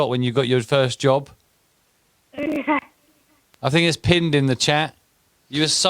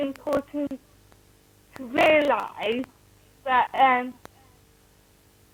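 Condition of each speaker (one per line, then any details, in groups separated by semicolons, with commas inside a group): No condition
Cerebral palsy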